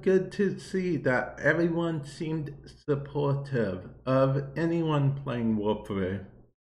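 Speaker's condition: Cerebral palsy; viewer asked why talking like that

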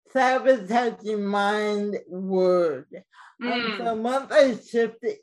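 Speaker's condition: Cerebral palsy, mild; speech mildly affected

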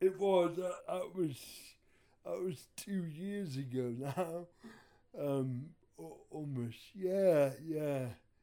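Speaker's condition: Cerebral palsy; wheelchair user

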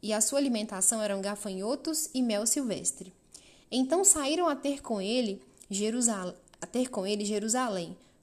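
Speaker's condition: No condition

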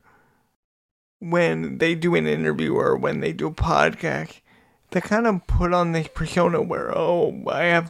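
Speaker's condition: Cerebral palsy, spastic quadriplegia

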